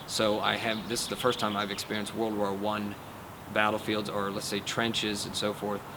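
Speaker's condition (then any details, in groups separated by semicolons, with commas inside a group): No condition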